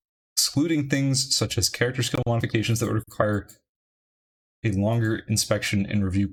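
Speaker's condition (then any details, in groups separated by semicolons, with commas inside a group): No condition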